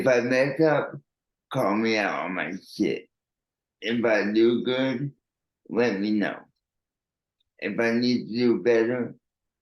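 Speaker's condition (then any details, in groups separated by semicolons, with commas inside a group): Cerebral palsy; therapy from early childhood; diagnosed at six months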